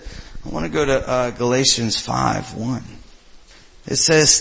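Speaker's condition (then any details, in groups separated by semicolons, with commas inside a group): No condition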